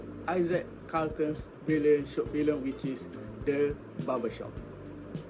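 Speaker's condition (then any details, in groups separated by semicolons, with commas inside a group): No condition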